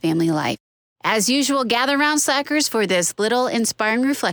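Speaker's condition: No condition

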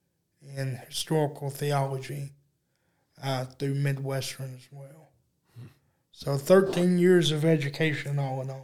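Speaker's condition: Cerebral palsy; uses electric wheelchair

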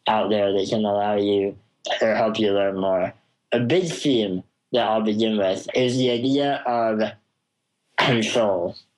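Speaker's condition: Spinal muscular atrophy; wheelchair user, cannot move self, can be moved by others

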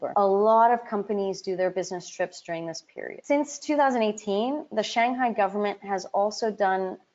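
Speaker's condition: No condition

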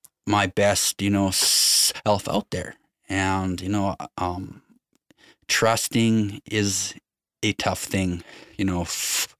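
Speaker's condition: Stutter; long-standing, long tried to hide it; stuttering evident during recording; sound and word repetitions, repeated fillers uh, hesitations and restarts; repeated sounds, prolonged sounds

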